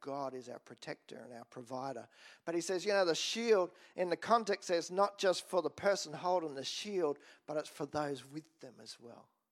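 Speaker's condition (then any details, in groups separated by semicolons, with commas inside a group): No condition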